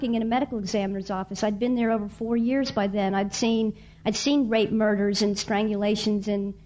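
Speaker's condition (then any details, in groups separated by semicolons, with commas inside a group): No condition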